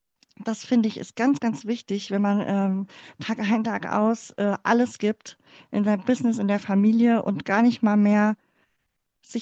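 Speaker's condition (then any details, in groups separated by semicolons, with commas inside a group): Cleft palate; congenital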